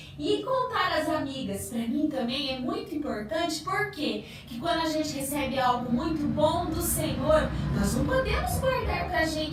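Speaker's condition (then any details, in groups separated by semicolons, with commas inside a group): No condition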